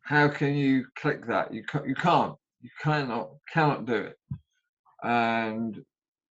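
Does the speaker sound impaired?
Yes: aphasia after stroke; stroke during 10-hour operation, about 40% leg movement, walks, six months rehab in Northampton; slower than wished, number and calendar errors, early mutism except yes/no, relearned swallowing, failed throat Botox.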